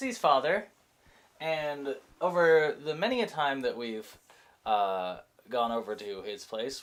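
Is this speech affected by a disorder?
No.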